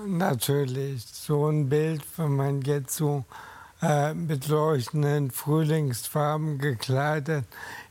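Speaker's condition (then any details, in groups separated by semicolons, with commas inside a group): ALS; almost 10 years since diagnosis, companion Cassandra Menten, alternative therapies tried, cannot go out alone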